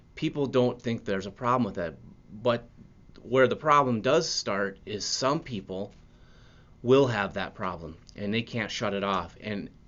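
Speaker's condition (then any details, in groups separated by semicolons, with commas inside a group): No condition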